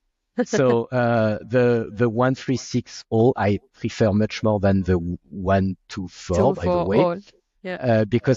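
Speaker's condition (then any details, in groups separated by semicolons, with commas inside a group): No condition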